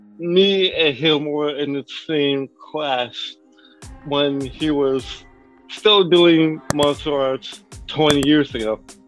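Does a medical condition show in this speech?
Yes: cerebral palsy.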